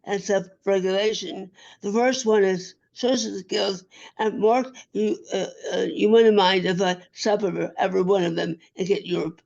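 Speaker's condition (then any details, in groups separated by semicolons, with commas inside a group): Acquired brain injury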